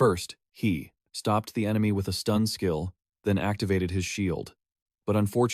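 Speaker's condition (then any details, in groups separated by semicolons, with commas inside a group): No condition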